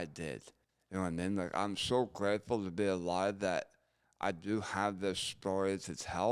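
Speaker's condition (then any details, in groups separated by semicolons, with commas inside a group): Gunshot injury to chin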